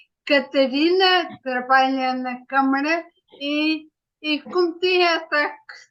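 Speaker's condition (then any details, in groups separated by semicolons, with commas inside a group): Ataxia; acquired, brain injury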